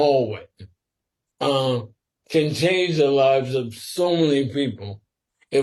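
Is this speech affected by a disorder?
Yes: sporadic ALS.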